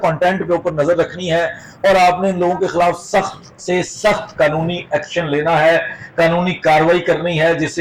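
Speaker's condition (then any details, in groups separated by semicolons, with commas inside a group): No condition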